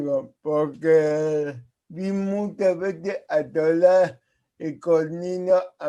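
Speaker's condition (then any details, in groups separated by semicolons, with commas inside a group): Cerebral palsy; speaks as if with potato in mouth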